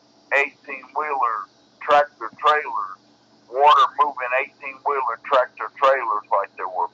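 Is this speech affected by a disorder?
Yes: cerebral palsy; bedbound; intestines completely stopped up, awaiting surgery.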